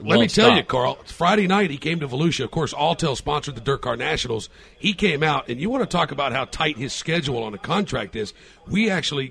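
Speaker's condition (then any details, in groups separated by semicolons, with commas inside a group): No condition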